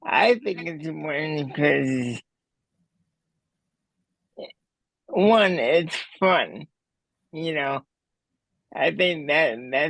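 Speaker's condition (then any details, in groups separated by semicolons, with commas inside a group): Cerebral palsy; speech difficulties, uses speech device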